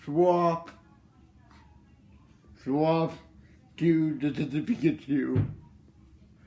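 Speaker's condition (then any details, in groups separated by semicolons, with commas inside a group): Cerebral palsy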